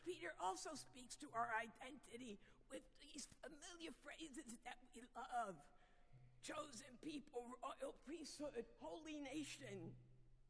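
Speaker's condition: Vocal dysphonia; noticeably sultry voice, not painful

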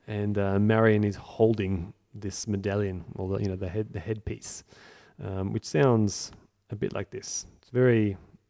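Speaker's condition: No condition

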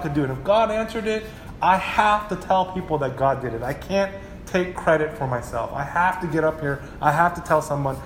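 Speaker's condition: No condition

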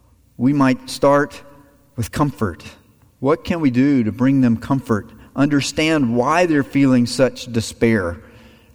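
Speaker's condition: No condition

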